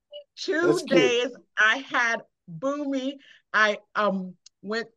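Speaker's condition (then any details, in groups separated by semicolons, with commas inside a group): Aphasia after stroke; trouble with mental arithmetic, walking difficulty after stroke; fluent with frequent 'you know' fillers, restarts, trailing unfinished sentences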